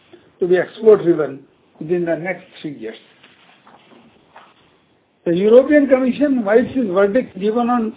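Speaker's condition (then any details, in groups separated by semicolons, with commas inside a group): No condition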